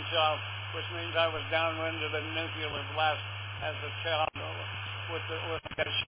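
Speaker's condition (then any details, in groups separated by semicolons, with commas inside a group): Parkinson's; left side affected, uses wheelchair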